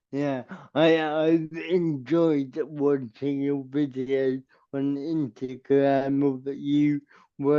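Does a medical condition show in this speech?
Yes: cerebral palsy; permanent wheelchair user; uses walker, therapy, gym, yoga; speech impediment, rehearsed words for clarity.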